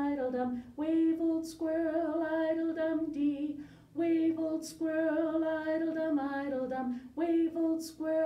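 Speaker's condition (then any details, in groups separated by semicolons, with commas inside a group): No condition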